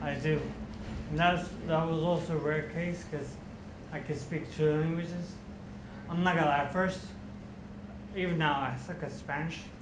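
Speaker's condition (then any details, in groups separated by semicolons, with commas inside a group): Traumatic brain injury; ataxia affecting balance, past powered wheelchair use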